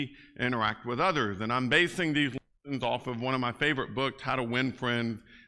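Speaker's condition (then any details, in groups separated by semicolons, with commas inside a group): No condition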